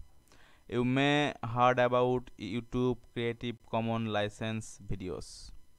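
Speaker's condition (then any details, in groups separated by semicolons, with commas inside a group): No condition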